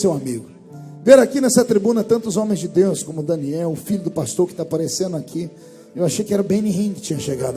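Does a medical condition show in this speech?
No.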